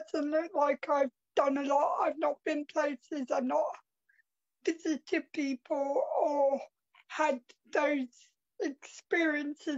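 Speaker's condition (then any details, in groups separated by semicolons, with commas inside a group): Cerebral palsy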